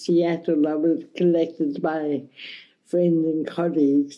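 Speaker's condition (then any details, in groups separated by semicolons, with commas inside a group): Cerebral palsy, mild; speech affected a bit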